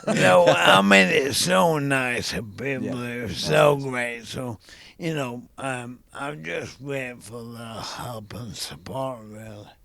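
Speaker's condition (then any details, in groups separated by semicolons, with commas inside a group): ALS; young onset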